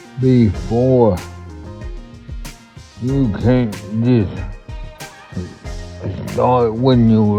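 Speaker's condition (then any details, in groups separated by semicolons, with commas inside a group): Multiple sclerosis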